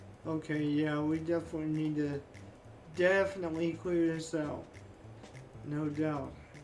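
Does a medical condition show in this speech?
Yes: cerebral palsy; only one hand usable.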